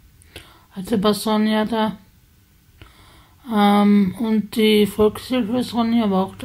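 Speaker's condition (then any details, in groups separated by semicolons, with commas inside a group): Spasticity from birth; multiple sclerosis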